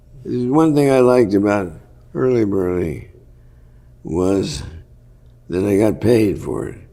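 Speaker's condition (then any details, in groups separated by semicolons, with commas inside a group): Parkinson's; worsening, often debilitating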